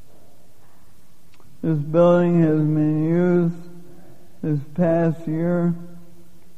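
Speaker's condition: Lou Gehrig's disease; onset with loss of strength first thought due to Parkinson's

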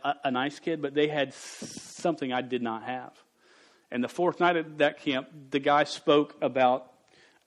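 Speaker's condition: Stuttering; still stutters, speaks in front of crowds despite stutter; blocks, gets stuck on own name and short words like a and and; prolonged sounds

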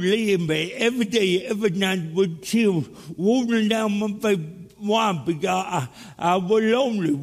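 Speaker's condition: Cerebral palsy; from birth

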